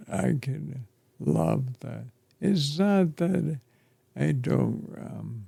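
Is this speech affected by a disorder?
Yes: ALS; affects chest and throat.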